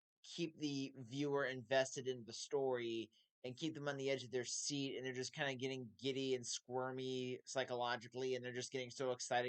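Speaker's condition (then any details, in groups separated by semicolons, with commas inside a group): No condition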